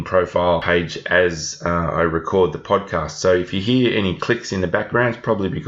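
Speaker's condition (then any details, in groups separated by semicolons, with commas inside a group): No condition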